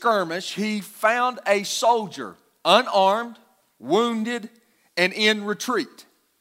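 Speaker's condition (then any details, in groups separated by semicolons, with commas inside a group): No condition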